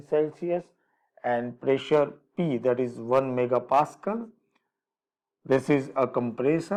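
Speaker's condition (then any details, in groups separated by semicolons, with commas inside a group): No condition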